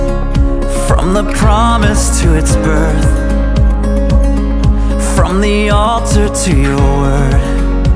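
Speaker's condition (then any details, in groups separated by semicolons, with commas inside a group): No condition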